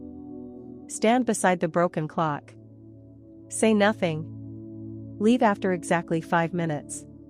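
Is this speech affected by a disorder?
No.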